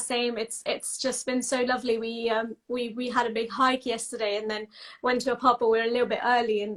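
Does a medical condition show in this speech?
No.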